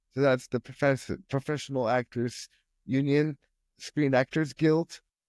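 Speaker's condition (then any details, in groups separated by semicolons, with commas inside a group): Spastic quadriplegia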